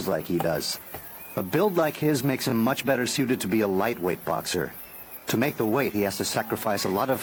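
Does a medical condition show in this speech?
No.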